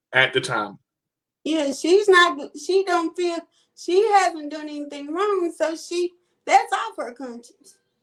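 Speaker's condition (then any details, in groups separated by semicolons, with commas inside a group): Cerebral palsy; quadriplegic type, all four limbs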